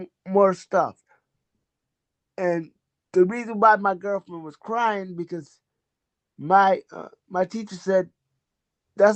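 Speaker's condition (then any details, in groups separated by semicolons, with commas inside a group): Cerebral palsy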